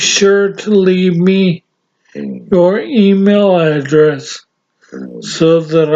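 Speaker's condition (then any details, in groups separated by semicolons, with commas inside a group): Severe brain injury; 21 years since injury, types with left hand only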